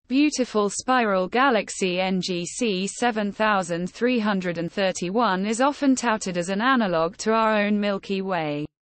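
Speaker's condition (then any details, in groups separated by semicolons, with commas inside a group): No condition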